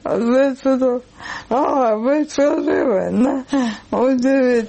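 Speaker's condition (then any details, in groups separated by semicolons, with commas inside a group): Amyotrophic lateral sclerosis; onset 20 years ago during second pregnancy, foot turning when walking, diagnosed two years later; electric suction device at home, told needs ventilator and gastrostomy, supported by fund Живи сейчас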